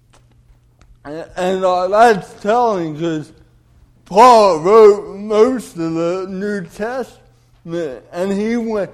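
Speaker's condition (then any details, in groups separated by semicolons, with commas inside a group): Cerebral palsy; Kennedy Krieger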